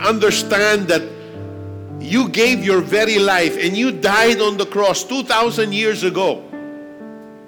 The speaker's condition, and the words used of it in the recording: None; typical speech.